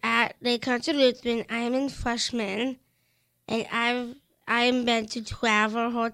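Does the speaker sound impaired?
Yes: Down syndrome; extra 21st chromosome, present from conception; 15 years old.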